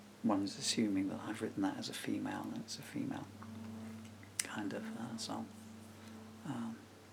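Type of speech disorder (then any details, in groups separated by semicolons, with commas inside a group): Severe bulbar dysarthria; progressive bulbar palsy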